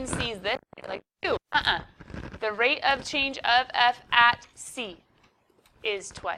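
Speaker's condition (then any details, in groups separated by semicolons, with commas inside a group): No condition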